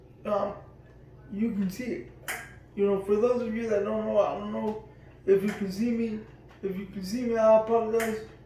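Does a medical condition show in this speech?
Yes: cerebral palsy.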